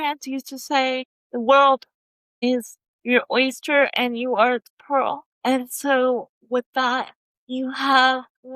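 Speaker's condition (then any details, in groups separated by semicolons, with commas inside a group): Cerebral palsy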